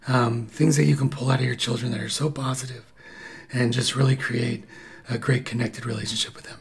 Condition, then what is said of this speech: Vocal cord paralysis. So, that's why my voice sounds this way.